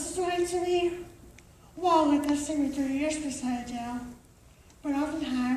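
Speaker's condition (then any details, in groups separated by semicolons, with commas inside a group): Cerebral palsy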